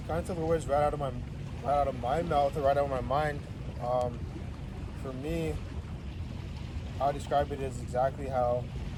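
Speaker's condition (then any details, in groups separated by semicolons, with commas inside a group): No condition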